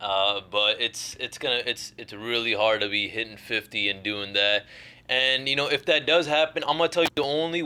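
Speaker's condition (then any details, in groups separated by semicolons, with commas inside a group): No condition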